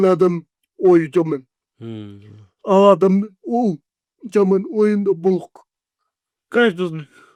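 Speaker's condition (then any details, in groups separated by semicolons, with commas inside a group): Cerebral palsy; 40 years with condition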